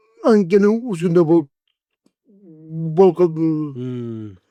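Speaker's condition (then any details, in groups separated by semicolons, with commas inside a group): Cerebral palsy; 40 years with condition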